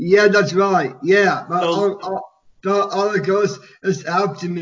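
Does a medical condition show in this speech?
Yes: Down syndrome; gives motivational keynote speeches to large crowds, speaks on reality television.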